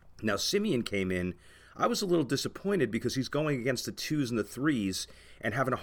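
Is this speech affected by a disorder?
No.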